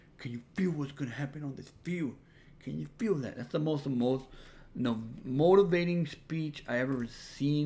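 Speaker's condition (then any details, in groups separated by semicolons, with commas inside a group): No condition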